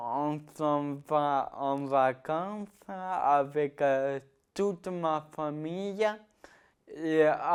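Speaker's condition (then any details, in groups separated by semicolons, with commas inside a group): Ataxia-telangiectasia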